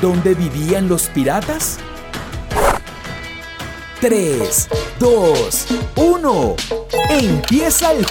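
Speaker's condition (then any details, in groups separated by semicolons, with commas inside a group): No condition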